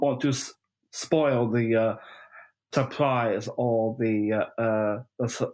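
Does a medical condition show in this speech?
Yes: Down syndrome; 45 years old.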